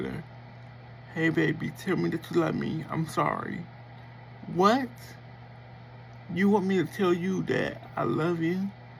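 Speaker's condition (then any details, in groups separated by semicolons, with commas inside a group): Cerebral palsy; affects speech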